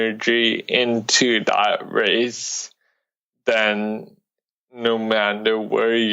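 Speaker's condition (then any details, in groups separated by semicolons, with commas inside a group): Cerebral palsy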